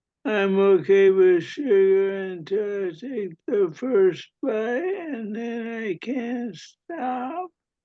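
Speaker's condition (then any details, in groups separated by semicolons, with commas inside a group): Parkinson's disease; deep brain stimulation implant; about 19 years since diagnosis, DBS 5 years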